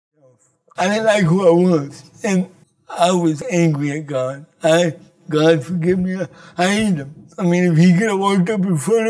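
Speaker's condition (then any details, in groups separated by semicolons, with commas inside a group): Cerebral palsy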